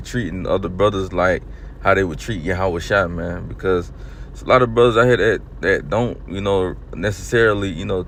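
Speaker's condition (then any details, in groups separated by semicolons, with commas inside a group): No condition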